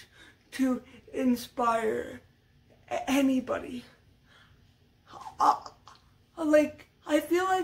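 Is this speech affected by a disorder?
Yes: cerebral palsy, severe.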